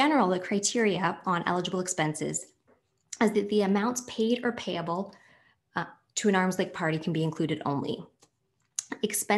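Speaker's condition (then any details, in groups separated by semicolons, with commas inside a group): No condition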